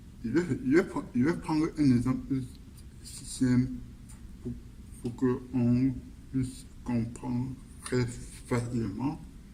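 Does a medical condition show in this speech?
Yes: cerebral palsy.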